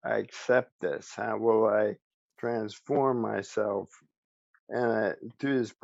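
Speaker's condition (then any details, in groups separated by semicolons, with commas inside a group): ALS; speech still preserved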